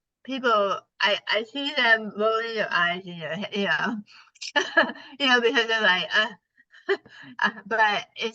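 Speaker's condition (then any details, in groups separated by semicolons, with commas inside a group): Partial glossectomy for tongue cancer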